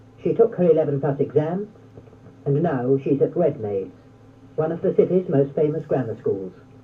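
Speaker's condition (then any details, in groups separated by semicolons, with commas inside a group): No condition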